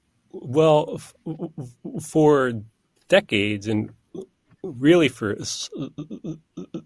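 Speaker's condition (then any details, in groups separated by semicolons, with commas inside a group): Stuttering; onset as a kid; adult, still stutters; no stuttering when singing, singing uses different neural pathway; prolonged sounds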